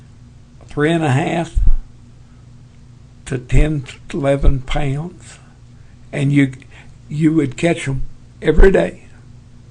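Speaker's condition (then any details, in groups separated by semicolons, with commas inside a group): Parkinson's; tremors as early symptom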